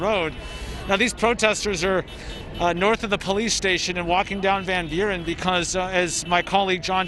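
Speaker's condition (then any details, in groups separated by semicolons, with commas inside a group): No condition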